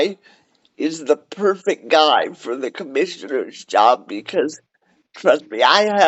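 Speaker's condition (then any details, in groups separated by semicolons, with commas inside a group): Cerebral palsy; cerebral palsy, wheelchair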